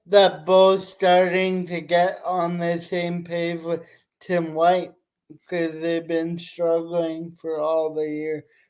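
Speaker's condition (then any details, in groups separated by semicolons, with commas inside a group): Cerebral palsy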